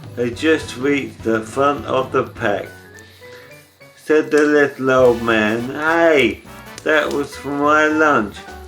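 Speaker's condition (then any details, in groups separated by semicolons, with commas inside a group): ALS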